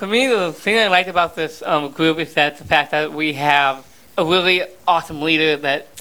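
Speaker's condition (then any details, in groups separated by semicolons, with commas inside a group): Down syndrome; 32 years old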